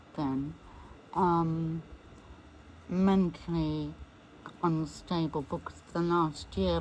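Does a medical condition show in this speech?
Yes: MND; voice may be difficult to understand.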